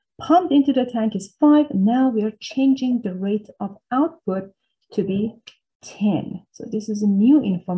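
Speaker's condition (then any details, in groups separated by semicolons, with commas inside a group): No condition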